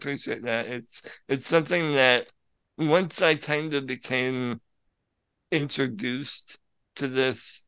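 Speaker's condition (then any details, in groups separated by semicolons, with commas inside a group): Spinal muscular atrophy; wheelchair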